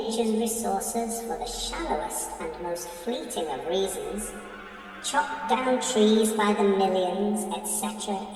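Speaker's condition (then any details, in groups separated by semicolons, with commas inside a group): No condition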